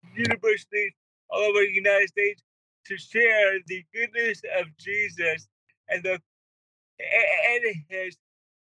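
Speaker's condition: Cerebral palsy; wheelchair user

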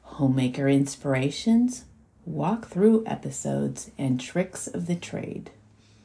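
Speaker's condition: No condition

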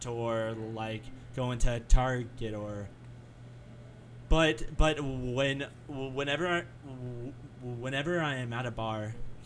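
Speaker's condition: Stutter; varies day to day with bad talking days, called not a disability but annoying; frequent word and phrase repetitions, part-word repetitions, repeated uh fillers, listeners mistake speech for drunkenness; repeated sounds, repeated words

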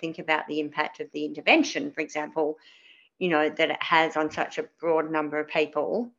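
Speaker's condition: Cleft palate; many surgeries

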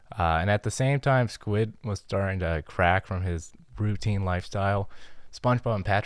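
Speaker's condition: No condition

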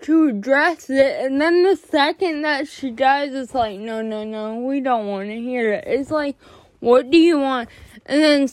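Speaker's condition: Cerebral palsy; since 7th grade anxiety made talking to people comfortably harder

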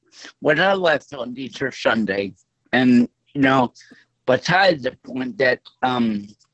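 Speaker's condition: Stroke; voice altered since stroke, lasting effect

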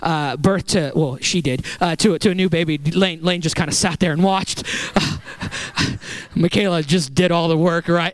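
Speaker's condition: No condition

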